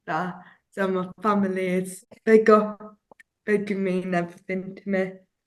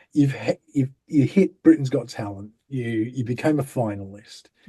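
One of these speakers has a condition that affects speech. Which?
The first: cerebral palsy; since childhood; some speech delay.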